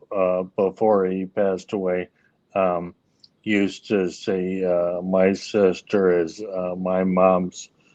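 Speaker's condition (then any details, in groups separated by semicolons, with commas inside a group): ALS; speech issues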